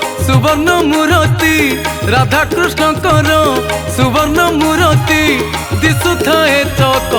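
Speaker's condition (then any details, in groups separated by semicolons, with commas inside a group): No condition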